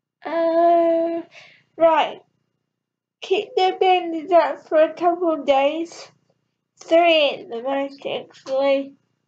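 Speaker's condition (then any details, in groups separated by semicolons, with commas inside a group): Cerebral palsy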